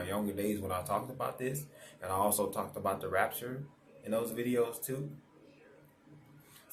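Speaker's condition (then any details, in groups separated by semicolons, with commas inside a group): No condition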